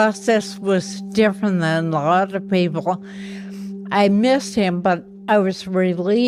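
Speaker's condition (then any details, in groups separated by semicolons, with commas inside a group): Ataxia; affects motor skills and voice; speaking problems over last couple of years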